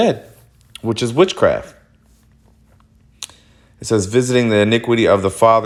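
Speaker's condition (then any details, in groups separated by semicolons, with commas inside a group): No condition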